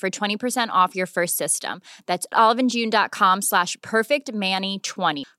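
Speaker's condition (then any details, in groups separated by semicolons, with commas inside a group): No condition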